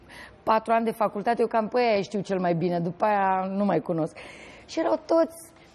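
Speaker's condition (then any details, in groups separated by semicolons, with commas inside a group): No condition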